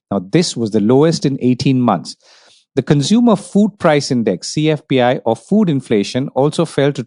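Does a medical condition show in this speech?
No.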